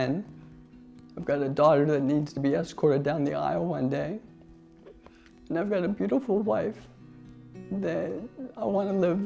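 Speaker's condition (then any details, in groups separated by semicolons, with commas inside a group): ALS; still has voice, voice loss expected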